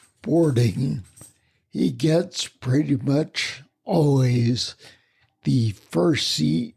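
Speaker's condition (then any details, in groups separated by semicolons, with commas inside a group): Spinocerebellar ataxia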